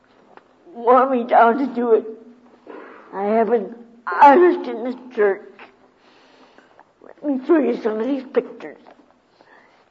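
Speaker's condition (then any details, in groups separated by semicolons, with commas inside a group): Cerebral palsy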